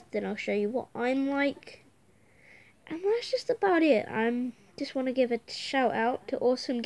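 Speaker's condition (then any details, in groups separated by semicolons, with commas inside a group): No condition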